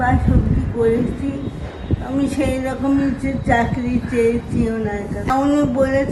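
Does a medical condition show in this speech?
Yes: cerebral palsy; present since birth, needs help walking; 38 years old, undergoing treatment; slurred, hard to understand over phone.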